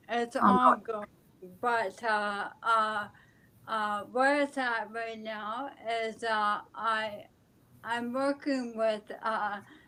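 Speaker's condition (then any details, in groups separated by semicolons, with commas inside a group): ALS; speech affected but still understandable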